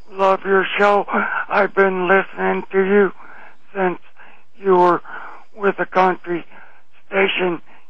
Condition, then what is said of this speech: Throat cancer. I knew he was either a very old guy or there was something going on there.